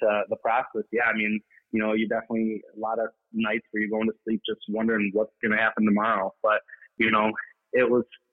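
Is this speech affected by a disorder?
No.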